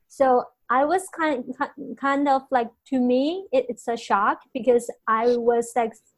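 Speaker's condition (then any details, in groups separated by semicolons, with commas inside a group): Stuttering; stutter since childhood, grew up in China without speech therapy, persists into adulthood; hid stutter while growing up, shame about stuttering held back for years; repeated sounds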